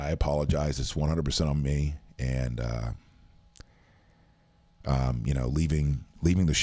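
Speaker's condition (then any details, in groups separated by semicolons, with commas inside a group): No condition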